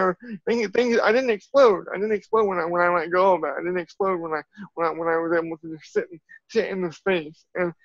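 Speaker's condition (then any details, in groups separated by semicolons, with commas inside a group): Cerebral palsy; from birth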